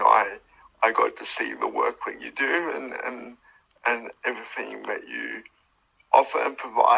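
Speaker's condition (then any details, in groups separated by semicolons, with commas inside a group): Cerebral palsy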